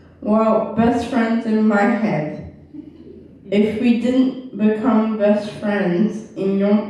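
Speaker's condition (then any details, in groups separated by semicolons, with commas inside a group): Cerebral palsy; left side weaker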